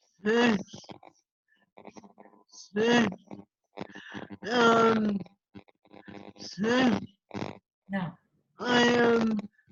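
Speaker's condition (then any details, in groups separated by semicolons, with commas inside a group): ALS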